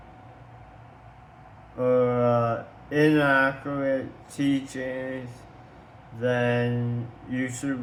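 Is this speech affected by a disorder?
Yes: tongue cancer surgery.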